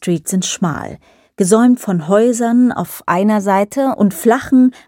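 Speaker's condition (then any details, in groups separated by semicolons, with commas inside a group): No condition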